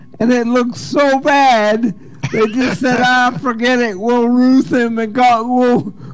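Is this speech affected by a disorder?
Yes: cerebral palsy; speech sounds drunk.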